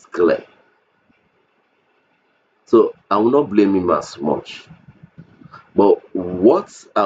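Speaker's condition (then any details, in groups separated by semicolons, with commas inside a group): No condition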